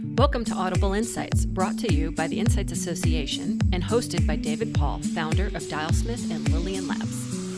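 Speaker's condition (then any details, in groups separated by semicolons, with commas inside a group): No condition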